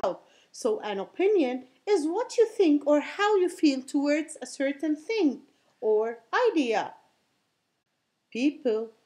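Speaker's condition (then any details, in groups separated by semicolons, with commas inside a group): No condition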